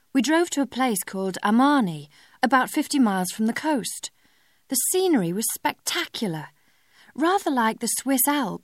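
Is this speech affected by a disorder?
No.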